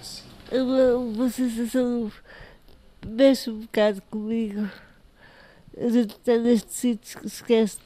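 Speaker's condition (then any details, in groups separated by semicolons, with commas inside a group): Cerebral palsy; not sitting at six months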